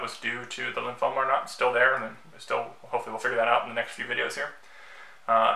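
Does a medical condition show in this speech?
No.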